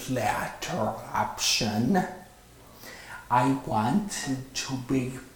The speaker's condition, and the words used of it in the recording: Vocal cord paralysis. Now I speak lower and slower.